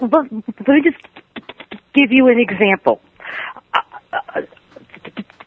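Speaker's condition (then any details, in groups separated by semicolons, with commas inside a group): Stuttering; stuttering at ages 10 to 15; ongoing stuttering, attends NSA stuttering conferences; stays with stutter rather than changing words, speech tools mentally exhausting, hard to focus on message; repeated sounds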